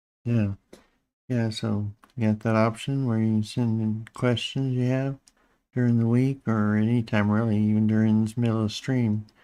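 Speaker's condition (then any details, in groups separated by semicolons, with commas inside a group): Parkinson's disease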